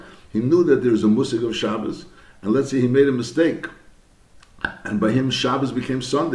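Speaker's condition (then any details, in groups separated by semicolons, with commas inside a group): No condition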